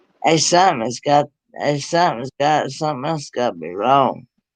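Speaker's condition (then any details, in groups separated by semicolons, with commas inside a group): Cerebral palsy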